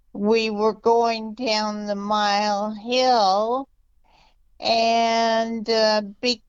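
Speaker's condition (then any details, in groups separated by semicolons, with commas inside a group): Multiple sclerosis; diagnosed at age 17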